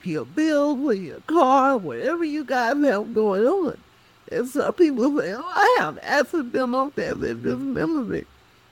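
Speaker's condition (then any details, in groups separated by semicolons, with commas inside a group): Cerebral palsy; cognition intact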